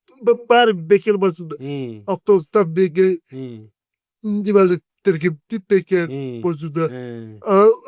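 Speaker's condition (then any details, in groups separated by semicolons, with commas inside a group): Cerebral palsy; 40 years with condition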